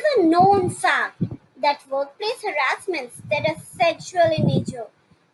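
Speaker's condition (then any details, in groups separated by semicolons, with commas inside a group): No condition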